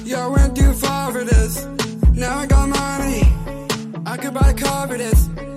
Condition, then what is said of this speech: Down syndrome. Plus, he's just easy to talk to, even if he's a little bit hard to understand at first.